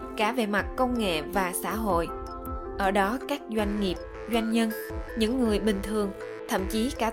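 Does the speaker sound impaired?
No.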